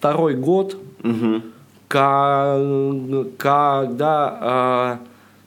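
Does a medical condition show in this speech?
Yes: stuttering, mild; persistent stutter, unable to get rid of it; stand-up comic, opens sets with jokes warning about stutter; slight stutter, sound and part-word repetitions, blocks, fillers, self-interruptions; here repeated sounds, prolonged sounds.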